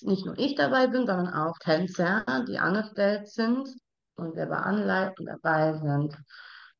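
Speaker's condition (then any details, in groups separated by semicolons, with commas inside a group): Down syndrome; BUK signing-supported communication used heavily in early childhood through family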